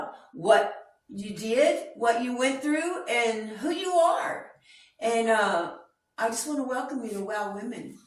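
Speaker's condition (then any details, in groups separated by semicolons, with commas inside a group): No condition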